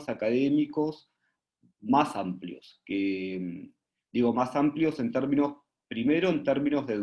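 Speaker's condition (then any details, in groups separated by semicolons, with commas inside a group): No condition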